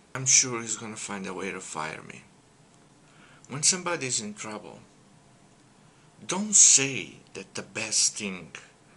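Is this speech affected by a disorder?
No.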